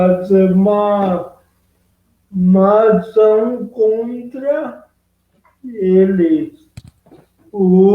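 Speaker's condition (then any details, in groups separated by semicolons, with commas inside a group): Cerebral palsy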